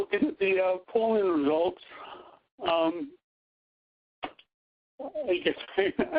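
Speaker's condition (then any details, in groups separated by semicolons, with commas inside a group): Cerebral palsy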